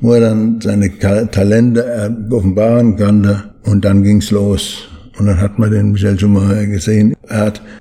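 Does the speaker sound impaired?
Yes: Parkinson's disease; well controlled on medication overseen by neurologist.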